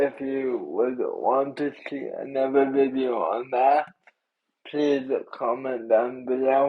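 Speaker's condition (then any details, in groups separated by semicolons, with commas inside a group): Cerebral palsy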